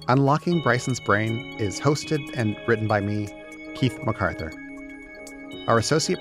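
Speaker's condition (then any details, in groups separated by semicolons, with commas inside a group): No condition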